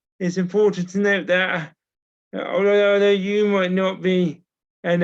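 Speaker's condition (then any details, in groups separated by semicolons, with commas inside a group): Cerebral palsy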